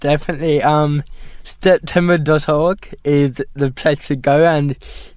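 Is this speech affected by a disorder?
Yes: cerebral palsy; diagnosed at 12 months at Westmead Hospital, ski poles hard to place; ongoing therapy at Cerebral Palsy Alliance, para-snowboarder, has driving license; at diagnosis told may never walk or talk.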